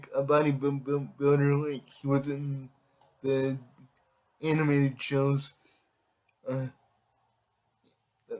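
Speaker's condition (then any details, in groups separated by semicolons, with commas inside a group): Cerebral palsy; able to speak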